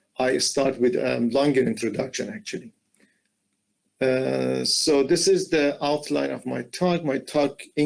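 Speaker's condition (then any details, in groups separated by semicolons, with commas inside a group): No condition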